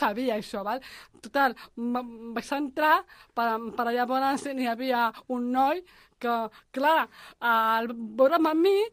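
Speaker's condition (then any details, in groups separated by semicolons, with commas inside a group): Down syndrome; intellectual disability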